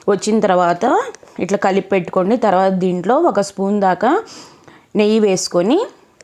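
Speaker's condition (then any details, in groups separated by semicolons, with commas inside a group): No condition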